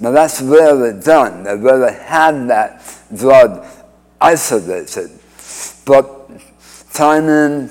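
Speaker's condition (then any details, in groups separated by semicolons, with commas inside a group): Speech impediment after cancer surgery; radiation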